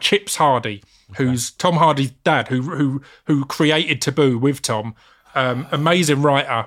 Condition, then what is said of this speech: Stuttering. I tried to say it, I stammered, but Finley, I can say all day long.